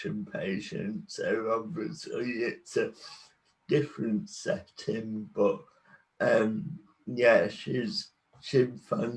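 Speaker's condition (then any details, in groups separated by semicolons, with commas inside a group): Cerebral palsy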